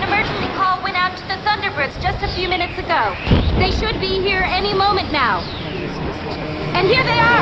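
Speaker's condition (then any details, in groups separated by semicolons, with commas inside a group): No condition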